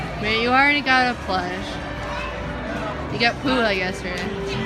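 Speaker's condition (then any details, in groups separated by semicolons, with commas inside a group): No condition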